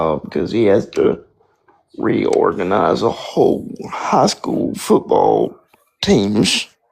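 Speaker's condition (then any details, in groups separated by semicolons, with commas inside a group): Spastic quadriplegic cerebral palsy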